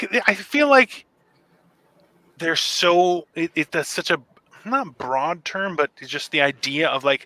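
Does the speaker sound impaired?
No.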